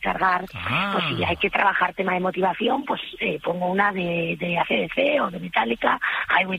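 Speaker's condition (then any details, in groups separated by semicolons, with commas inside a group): Vocal fold nodules; two vocal fold nodules, forbidden to sing but keeps performing, heavy voice use singing and training; voice worn after five gigs Friday to Sunday, propolis and licorice remedy, planning silence cure; voice broken and hoarse, breaks with heavy singing, falls back on Bonnie Tyler, Joaquín Sabina styles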